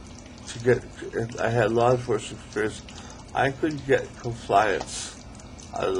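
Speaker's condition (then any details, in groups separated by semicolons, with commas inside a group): ALS; still able to talk, articulate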